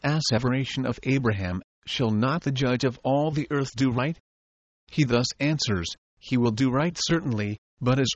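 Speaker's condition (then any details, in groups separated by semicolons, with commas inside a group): No condition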